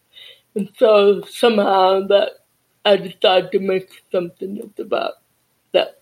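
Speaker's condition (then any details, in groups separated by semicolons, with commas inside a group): Deafness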